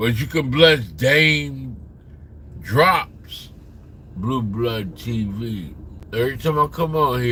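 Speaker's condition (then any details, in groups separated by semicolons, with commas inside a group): Slurred speech; still slurs words occasionally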